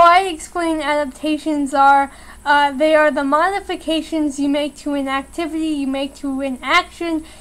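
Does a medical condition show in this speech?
Yes: cerebral palsy.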